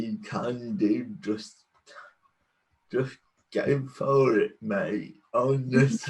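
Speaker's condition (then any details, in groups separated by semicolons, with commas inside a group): Cerebral palsy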